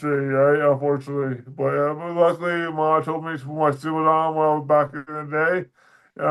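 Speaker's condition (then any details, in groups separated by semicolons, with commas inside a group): Dysarthria; weaker speech muscles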